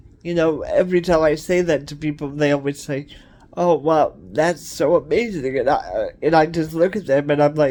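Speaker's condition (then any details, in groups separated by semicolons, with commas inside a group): Cerebral palsy; cerebral palsy, wheelchair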